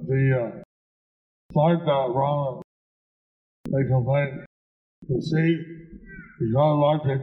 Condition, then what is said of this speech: Stroke. That way, those who are not used to hearing me speak can understand.